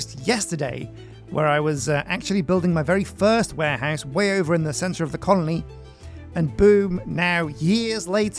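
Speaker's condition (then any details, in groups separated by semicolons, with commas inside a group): No condition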